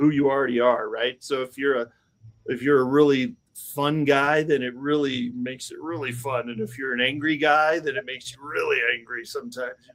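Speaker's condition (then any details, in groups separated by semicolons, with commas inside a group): No condition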